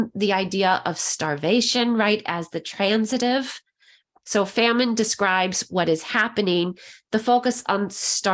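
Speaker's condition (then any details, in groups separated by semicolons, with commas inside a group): No condition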